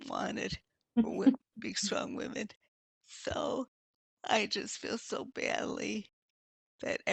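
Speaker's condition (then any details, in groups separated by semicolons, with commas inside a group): Multiple sclerosis; progressive form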